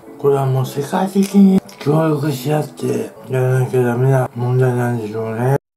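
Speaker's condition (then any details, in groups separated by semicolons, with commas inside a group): Tongue cancer, partial glossectomy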